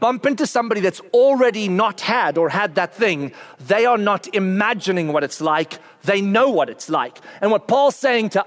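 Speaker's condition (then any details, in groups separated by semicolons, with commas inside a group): No condition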